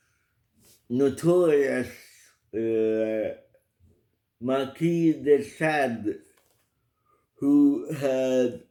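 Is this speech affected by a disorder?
Yes: cerebral palsy.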